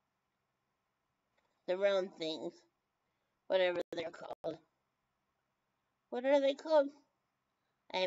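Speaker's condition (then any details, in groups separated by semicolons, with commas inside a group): Brain injury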